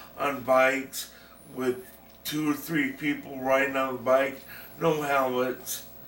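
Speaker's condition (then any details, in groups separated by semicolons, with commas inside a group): Brain injury; accident; years after accident at 18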